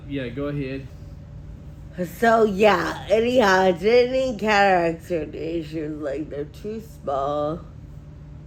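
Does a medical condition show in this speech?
Yes: Friedreich ataxia; progressive.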